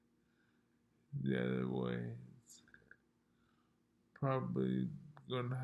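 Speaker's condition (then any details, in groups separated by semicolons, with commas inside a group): Multiple sclerosis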